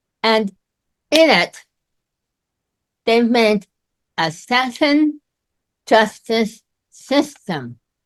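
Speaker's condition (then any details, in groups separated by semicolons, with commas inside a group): Myasthenia gravis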